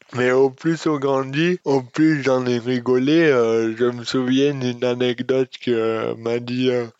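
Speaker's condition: Dystonia; congenital, from lack of brain oxygen at birth, diagnosed soon after, left forearm most affected; age 23, later worsening with new left arm pain, fluctuating pain, worse when tired; eloquence disorder caused by dystonia, alongside muscular disorder

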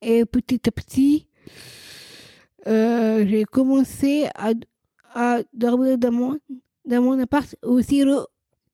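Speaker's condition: Down syndrome, trisomy 21

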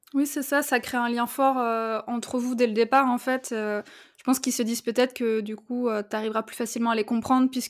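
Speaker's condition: No condition

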